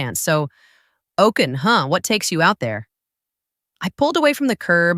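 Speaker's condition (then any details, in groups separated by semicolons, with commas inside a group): No condition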